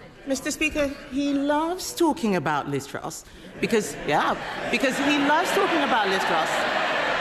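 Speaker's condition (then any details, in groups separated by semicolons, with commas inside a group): No condition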